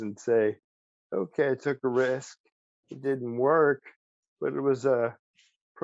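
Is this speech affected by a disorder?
Yes: ALS; speech still preserved.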